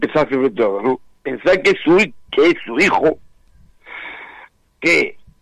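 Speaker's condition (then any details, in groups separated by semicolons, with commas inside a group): Down syndrome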